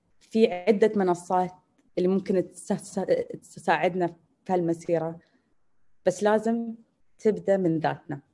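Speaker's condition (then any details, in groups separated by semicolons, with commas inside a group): Stuttering; stutter since childhood; prolonged sounds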